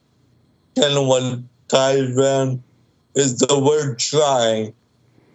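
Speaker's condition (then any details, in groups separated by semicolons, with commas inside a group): Cerebral palsy, mild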